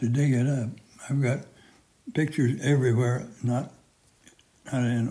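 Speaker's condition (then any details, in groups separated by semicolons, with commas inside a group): Parkinson's, severe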